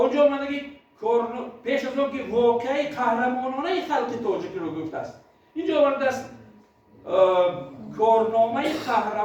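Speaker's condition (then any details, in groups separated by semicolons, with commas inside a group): No condition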